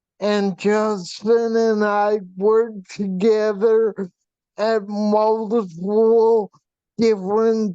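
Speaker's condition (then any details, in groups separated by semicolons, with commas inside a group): Vp shunt failure, brain pressure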